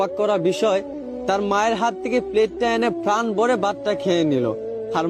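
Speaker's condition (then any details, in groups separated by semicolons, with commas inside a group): No condition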